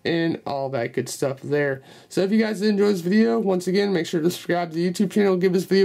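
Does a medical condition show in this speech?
No.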